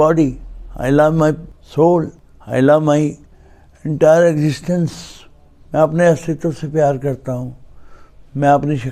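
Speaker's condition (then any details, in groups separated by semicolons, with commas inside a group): Cerebral palsy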